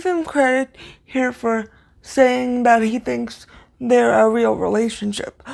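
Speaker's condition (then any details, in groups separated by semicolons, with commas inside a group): Cerebral palsy, severe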